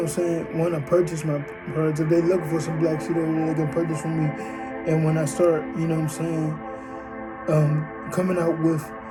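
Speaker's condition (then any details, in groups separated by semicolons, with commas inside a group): Cerebral palsy, spastic diplegia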